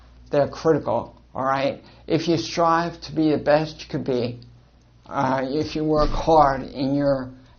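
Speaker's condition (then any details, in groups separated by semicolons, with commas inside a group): Cerebral palsy; from birth, with hearing loss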